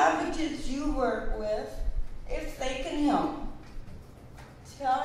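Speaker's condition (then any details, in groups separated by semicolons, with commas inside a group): Cerebral palsy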